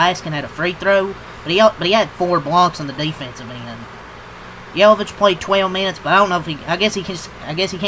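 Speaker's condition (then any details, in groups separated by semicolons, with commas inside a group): No condition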